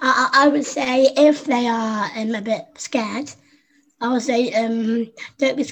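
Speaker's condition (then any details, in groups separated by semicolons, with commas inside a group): Down syndrome; congenital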